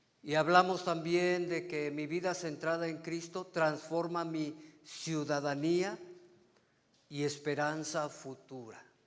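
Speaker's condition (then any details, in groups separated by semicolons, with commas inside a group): No condition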